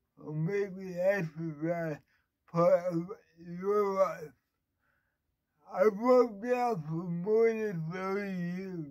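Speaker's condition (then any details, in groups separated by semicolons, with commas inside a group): Cerebral palsy; more than 30 years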